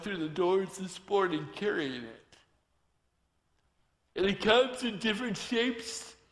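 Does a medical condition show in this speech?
Yes: torsion dystonia; mild fibular cerebral palsy from birth, rare torsion dystonia.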